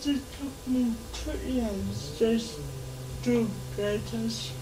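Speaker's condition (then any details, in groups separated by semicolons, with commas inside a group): Cerebral palsy; since birth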